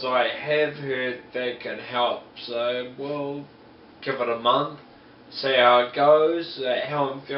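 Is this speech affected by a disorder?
Yes: multiple sclerosis.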